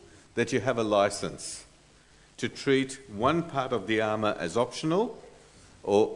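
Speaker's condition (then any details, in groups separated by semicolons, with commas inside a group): No condition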